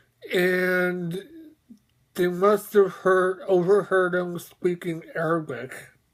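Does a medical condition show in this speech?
Yes: mobius syndrome.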